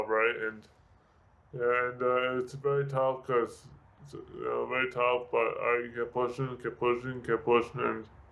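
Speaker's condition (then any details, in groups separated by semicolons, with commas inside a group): Severe brain injury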